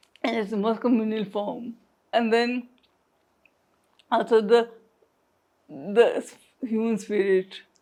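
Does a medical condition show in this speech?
Yes: traumatic brain injury.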